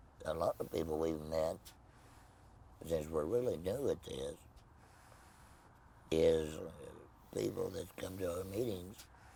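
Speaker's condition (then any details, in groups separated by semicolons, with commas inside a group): Laryngectomy, voice prosthesis; after radiation and chemotherapy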